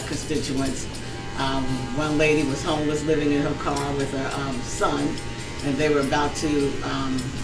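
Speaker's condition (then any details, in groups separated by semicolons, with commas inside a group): No condition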